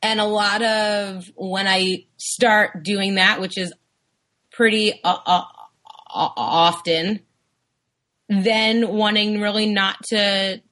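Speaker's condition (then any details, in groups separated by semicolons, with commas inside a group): Stuttering; variable stuttering, past periods with shorter, less tight blocks; stuttering out of control lately, really long blocks that feel impossible to get out of; very long, changing stuttering easier when blocks shorter; prolonged sounds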